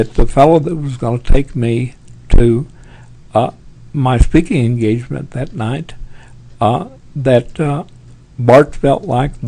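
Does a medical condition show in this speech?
Yes: Parkinson's; tremors as early symptom.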